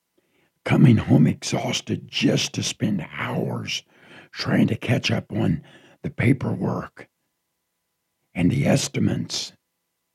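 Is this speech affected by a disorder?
Yes: partial laryngectomy from cancer; half of voice box removed; raspy voice, may be hard for listeners.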